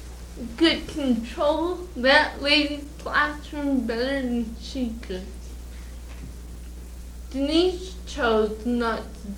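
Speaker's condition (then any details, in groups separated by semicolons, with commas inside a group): Cerebral palsy; revived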